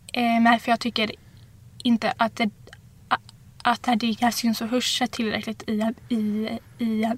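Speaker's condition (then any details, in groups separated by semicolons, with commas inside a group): Stuttering; long-standing stuttering; audible stuttering during recording, clearly different from other guest's stutter; cannot control or influence stutter, nervousness sometimes worsens it, unpredictable how speech will go; repeated sounds, repeated words, prolonged sounds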